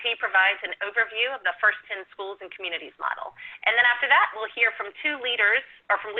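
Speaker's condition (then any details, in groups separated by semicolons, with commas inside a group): No condition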